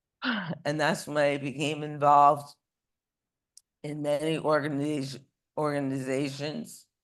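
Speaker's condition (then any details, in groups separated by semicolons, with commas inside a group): ALS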